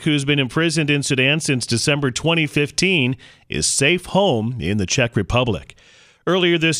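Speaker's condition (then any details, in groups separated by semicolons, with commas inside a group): No condition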